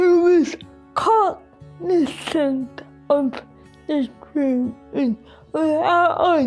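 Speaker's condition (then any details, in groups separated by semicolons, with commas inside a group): Cerebral palsy; severe physical impairment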